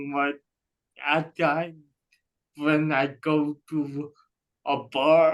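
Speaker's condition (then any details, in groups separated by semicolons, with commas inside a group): Cerebral palsy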